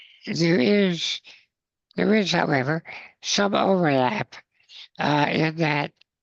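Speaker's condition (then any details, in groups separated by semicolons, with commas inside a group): Spinal muscular atrophy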